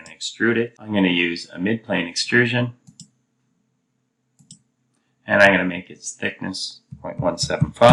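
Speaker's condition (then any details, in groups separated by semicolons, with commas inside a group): No condition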